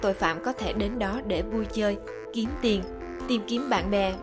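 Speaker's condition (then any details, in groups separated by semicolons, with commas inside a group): No condition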